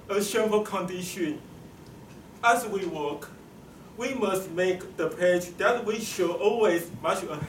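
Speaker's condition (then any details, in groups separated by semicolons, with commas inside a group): No condition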